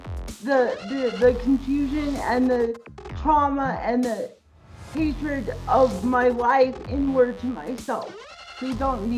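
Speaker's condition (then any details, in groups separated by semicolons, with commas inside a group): Cerebral palsy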